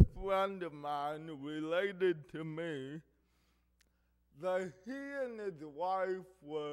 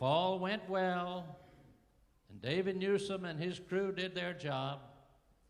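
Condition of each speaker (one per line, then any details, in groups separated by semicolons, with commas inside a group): Cerebral palsy; affects hearing and speech
No condition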